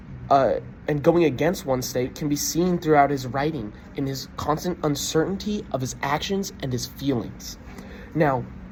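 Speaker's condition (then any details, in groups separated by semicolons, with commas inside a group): No condition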